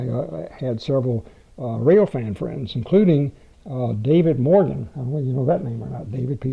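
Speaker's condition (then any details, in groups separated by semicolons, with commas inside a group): No condition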